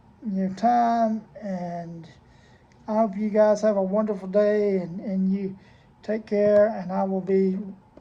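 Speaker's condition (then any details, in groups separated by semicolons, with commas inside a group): Cerebral palsy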